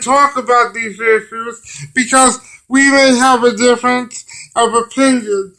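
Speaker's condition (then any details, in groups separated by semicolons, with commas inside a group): Cerebral palsy; brain damage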